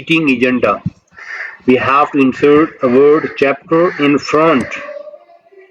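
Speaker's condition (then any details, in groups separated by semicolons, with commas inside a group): No condition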